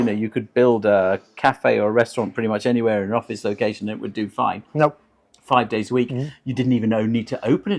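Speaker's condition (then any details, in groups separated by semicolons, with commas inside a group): No condition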